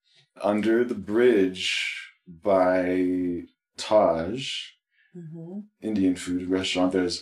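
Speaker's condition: Stutter; learned to mask and control it, earlier others thought him unable to talk; stutter arising during recording, noted aloud; stutter sometimes arrives mid-conversation, speaks on stage without nerves, nervous at business talks; prolonged sounds, blocks

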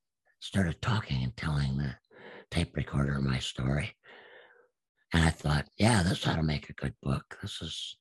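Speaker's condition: Absent vocal cords; speech therapist saw no hope

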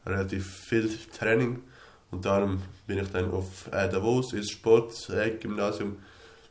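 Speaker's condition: Stuttering; stuttering since kindergarten, fairly severe then, remitted, returned strongly around fifth or sixth grade; much improved, still stutters at times, school speech therapy helped little, course with Kase helped much; formerly hectic, stressed speech, now deliberately slow speech with pauses; prolonged sounds

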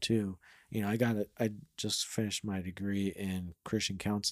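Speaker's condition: No condition

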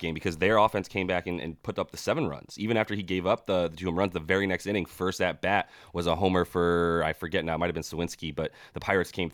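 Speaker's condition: No condition

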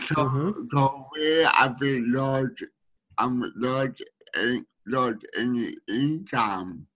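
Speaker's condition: Speech needing a translator

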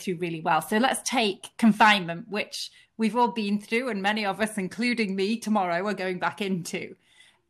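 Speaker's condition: No condition

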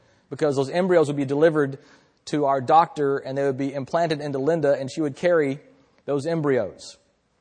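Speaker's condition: No condition

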